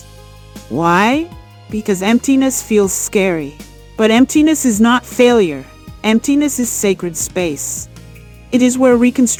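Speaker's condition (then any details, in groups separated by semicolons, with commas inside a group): No condition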